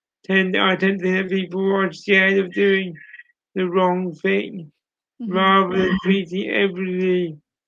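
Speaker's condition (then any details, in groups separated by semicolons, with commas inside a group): Cerebral palsy; speech impairment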